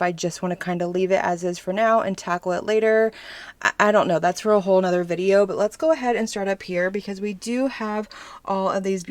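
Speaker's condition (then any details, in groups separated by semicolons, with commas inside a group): No condition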